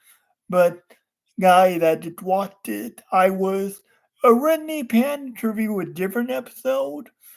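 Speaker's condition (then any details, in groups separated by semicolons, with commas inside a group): Cerebral palsy; wheelchair user, unable to walk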